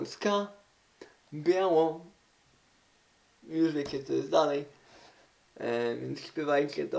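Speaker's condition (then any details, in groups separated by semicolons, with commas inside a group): Cerebral palsy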